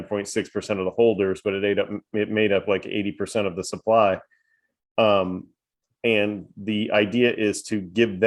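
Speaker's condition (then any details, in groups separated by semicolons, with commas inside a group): No condition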